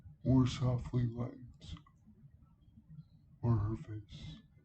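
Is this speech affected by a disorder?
Yes: cerebral palsy; speaks relatively well.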